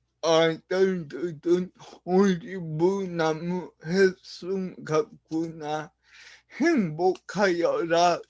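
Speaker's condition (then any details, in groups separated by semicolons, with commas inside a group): Brain lesion disability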